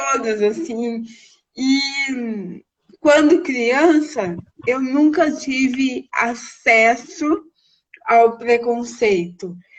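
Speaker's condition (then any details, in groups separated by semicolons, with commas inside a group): Cerebral palsy; from birth, premature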